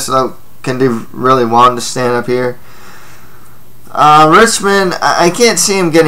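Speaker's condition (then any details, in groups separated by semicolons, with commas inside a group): No condition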